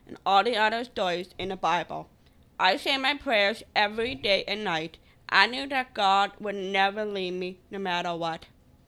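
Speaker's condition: Down syndrome; fears not being understood

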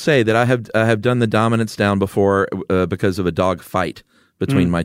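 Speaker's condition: No condition

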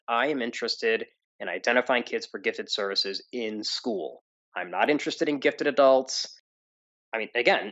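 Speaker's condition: No condition

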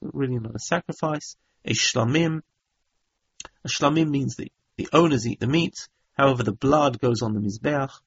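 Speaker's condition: No condition

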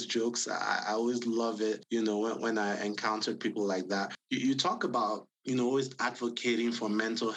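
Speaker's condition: No condition

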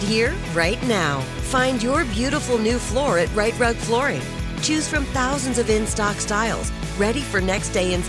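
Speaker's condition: No condition

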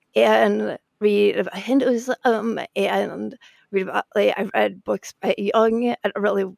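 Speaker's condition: Spasmodic dysphonia; Botox injections given up years ago, speaking without treatment

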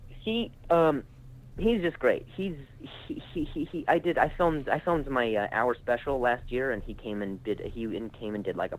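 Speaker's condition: Stutter; acquired stutter after traumatic brain injury and concussion from freak softball injury, motor skills also affected; stutters now, tells audiences early about the stutter to put them at ease; stuttered speech; repeated sounds

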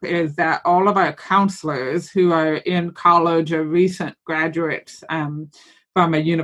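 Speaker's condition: Hearing loss with cochlear implant; cochlear implant left ear

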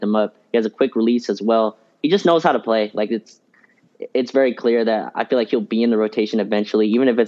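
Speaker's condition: No condition

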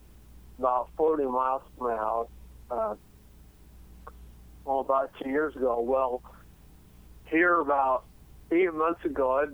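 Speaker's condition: Cerebellar ataxia; foot numbness

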